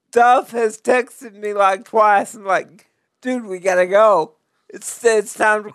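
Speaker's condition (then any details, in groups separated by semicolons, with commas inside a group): Cerebral palsy; difficulty typing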